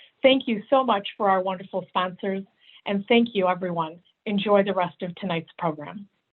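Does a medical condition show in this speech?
No.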